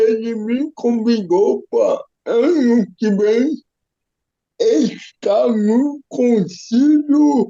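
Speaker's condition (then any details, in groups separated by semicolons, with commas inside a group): Cerebral palsy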